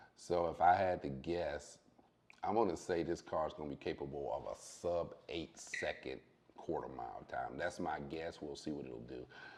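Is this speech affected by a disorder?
No.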